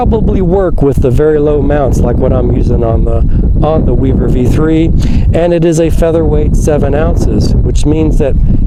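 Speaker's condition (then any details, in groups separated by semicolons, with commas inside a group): No condition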